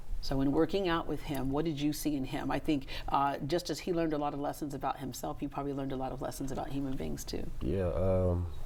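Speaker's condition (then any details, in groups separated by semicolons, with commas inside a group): No condition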